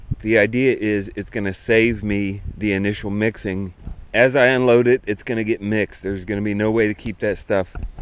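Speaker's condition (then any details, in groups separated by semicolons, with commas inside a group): No condition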